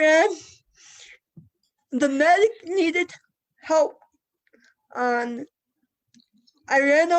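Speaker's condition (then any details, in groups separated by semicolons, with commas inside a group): Cerebral palsy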